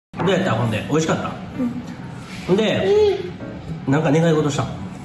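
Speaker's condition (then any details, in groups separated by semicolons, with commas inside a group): No condition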